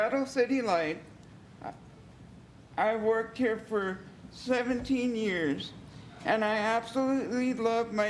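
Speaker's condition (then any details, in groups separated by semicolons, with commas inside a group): Cerebral palsy; physical limitations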